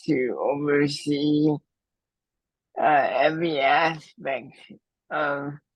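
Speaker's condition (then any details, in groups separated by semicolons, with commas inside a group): Cerebral palsy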